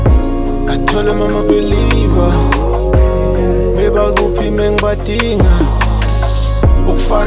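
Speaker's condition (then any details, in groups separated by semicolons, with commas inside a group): No condition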